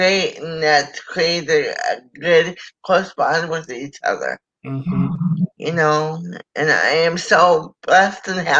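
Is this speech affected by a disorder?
Yes: cerebral palsy.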